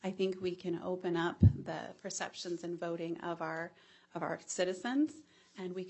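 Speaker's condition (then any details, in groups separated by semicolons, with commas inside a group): No condition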